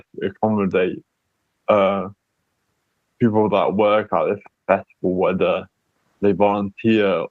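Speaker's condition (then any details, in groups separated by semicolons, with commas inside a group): Cerebral palsy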